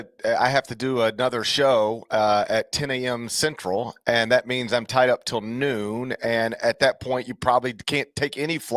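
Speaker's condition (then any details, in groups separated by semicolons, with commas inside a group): No condition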